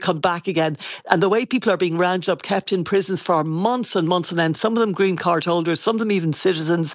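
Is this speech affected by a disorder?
No.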